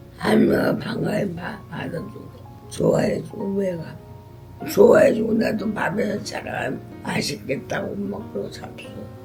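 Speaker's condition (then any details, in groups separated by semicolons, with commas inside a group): Parkinson's disease; also dementia, over eighty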